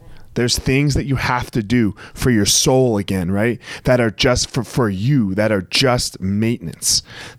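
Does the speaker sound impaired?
No.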